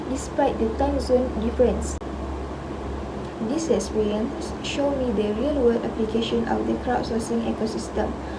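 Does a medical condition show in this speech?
No.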